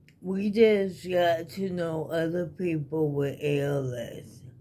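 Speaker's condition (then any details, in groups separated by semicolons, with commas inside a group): ALS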